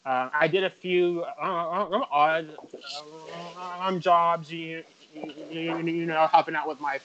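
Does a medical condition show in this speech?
Yes: stuttering; chronic developmental stuttering, onset about age 3 to 3.5 per parents, not outgrown, persisted into adulthood; still stutters, describes it as a communication disability, avoids answering unknown phone calls; here repeated words, prolonged sounds.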